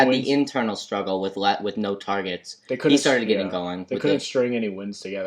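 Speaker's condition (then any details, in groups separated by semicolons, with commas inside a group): No condition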